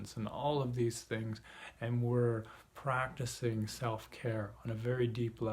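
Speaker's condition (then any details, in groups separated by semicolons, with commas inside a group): No condition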